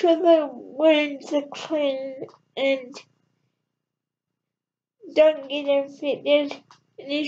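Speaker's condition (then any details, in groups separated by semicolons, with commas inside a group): Cerebral palsy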